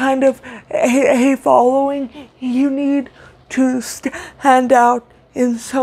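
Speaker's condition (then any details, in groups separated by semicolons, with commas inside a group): Cerebral palsy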